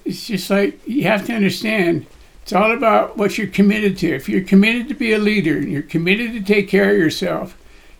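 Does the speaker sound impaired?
Yes: Parkinson's disease; body tremor.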